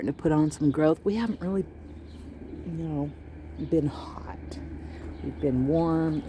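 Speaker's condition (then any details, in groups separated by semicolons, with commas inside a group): No condition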